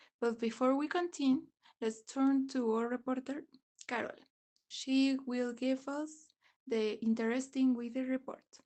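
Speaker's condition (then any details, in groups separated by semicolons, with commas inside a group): No condition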